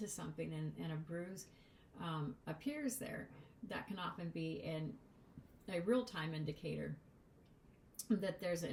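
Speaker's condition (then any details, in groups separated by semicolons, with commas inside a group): No condition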